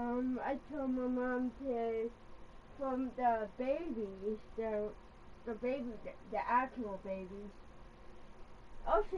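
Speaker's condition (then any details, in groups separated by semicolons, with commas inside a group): Cerebral palsy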